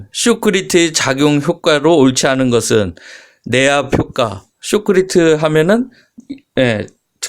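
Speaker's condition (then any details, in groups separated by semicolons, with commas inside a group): No condition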